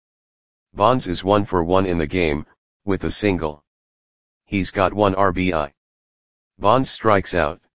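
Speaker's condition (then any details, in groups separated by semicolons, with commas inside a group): No condition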